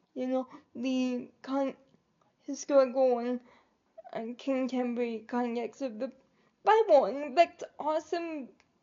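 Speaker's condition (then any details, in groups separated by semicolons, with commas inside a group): Cerebral palsy; able to articulate and speak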